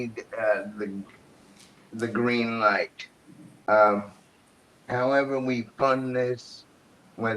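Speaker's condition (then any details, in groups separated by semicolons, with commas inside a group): Cerebral palsy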